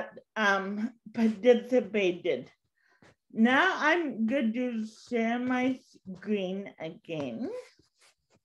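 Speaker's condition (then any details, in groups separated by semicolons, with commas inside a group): Cerebral palsy; since birth, walks with walker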